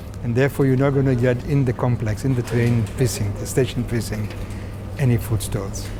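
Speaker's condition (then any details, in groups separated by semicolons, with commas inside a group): No condition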